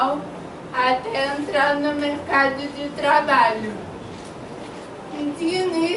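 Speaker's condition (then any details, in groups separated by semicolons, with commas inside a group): Cerebral palsy; birth oxygen deprivation, whole right side affected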